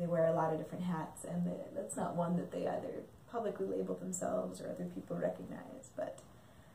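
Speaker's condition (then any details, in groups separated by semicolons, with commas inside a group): No condition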